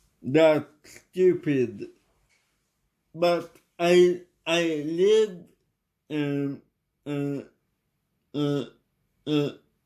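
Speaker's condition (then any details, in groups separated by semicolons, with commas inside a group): Cerebral palsy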